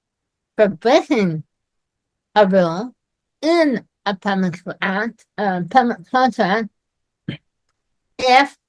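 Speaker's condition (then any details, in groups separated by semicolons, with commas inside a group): Myasthenia gravis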